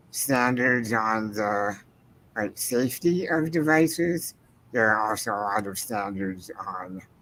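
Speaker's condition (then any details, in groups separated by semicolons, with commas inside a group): Spinal muscular atrophy; progressive, wheelchair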